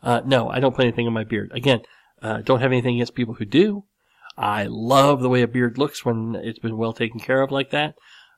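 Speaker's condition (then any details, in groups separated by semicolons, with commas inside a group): Cleft lip and palate; nose still slightly crooked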